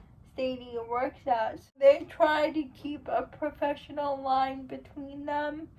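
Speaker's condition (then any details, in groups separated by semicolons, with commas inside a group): Cerebral palsy; uses wheelchair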